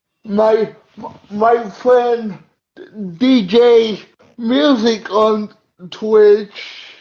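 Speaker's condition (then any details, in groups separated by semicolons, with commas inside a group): Cerebral palsy; uses wheelchair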